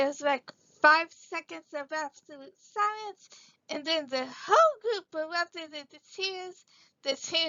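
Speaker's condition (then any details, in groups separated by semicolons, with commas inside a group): Cerebral palsy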